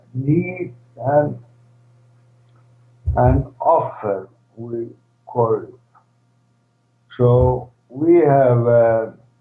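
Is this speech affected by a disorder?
Yes: ALS, primary lateral sclerosis, PLS.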